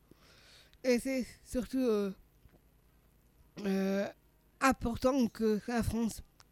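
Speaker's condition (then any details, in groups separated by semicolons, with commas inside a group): Down syndrome (trisomy 21); age 39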